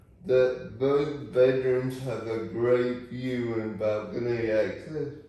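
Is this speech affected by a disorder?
Yes: cerebral palsy.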